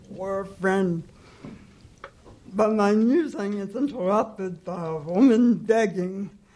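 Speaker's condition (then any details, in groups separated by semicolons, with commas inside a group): Cerebral palsy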